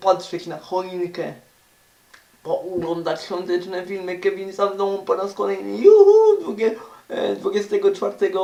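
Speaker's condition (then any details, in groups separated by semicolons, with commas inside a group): Cerebral palsy; uses wheelchair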